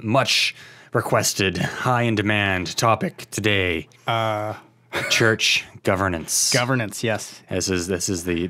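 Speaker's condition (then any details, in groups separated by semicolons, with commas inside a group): No condition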